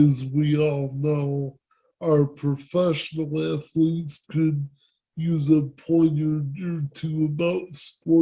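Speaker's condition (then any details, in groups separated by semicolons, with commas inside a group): Cerebral palsy; present from birth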